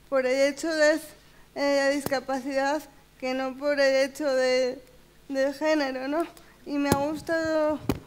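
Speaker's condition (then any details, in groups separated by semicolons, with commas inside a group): Cerebral palsy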